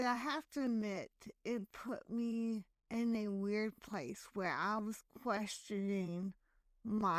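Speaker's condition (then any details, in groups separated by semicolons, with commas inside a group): Hemiplegic cerebral palsy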